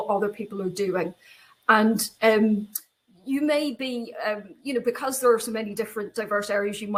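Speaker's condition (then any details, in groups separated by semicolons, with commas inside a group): No condition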